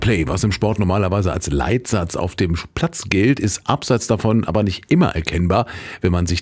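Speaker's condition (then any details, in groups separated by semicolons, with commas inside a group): No condition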